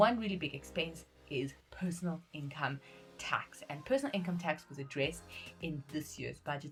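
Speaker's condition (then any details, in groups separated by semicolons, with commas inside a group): No condition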